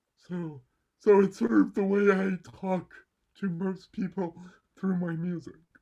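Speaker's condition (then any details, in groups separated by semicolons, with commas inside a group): Cerebral palsy; mild left side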